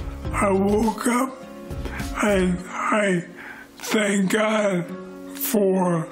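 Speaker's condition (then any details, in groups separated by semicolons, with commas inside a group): ALS; onset in hands; symptoms initially not very visible; words can't come out fast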